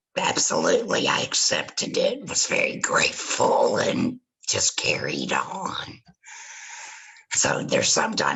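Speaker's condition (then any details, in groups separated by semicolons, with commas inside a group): Laryngectomy after cancer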